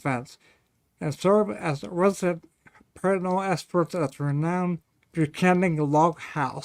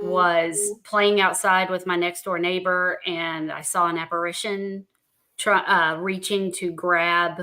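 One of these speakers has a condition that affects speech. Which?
The first: ataxia; brain lesion, affects walking and balance; may slur speech, may sound drunk.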